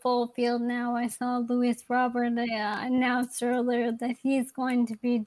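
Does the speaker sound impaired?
Yes: ALS; young onset.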